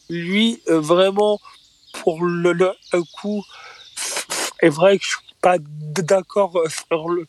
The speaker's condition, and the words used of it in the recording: Stuttering. On m'a dit, en fait, lors de ma première représentation, oh là là, c'est fou, qu'est-ce que vous jouez bien le beg.